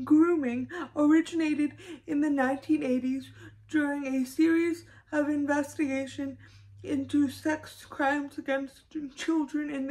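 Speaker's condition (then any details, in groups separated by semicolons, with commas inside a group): Cerebral palsy, severe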